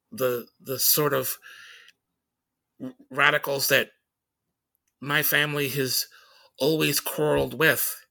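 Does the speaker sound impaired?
Yes: stutter; stutters during conversation, acknowledged by speaker; here repeated words, blocks.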